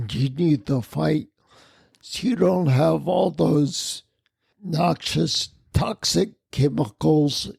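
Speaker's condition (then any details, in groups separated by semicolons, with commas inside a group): Spinocerebellar ataxia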